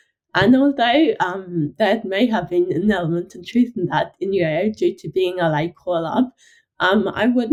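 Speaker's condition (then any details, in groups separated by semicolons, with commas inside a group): Ataxic cerebral palsy; affected, speech therapy in early childhood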